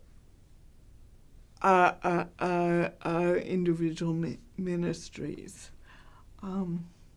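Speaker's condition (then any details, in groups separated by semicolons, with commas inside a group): Cerebral palsy, mild; hard to understand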